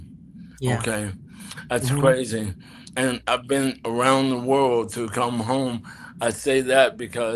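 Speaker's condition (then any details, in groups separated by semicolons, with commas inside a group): ALS; bulbar onset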